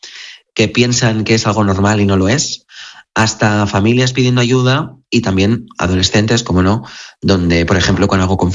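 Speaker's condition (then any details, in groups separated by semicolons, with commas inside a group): No condition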